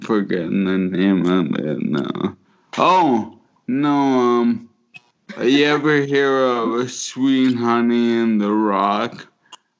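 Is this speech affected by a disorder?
Yes: motor neuron disease; form of ALS (Lou Gehrig's disease), brain not talking to muscles, first sign about 4 years ago.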